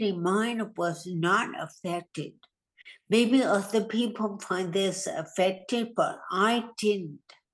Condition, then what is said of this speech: Stroke. But even now, my brain works a lot faster than my tongue does.